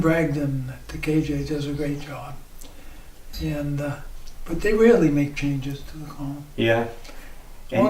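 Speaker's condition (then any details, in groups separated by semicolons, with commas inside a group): ALS; diagnosed couple years ago, types with two fingers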